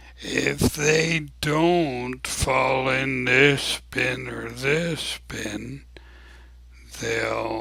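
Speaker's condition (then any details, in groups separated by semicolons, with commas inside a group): ALS; abnormally slow voice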